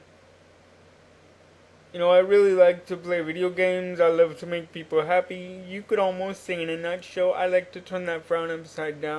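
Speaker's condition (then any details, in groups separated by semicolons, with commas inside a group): Cerebral palsy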